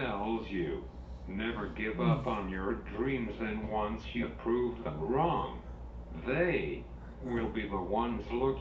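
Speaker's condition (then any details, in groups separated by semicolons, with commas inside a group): Cerebral palsy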